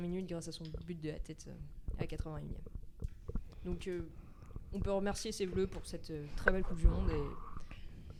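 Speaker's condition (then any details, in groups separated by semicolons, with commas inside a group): No condition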